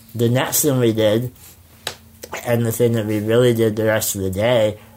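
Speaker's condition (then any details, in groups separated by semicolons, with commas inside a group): Spinal muscular atrophy; wheelchair for most of life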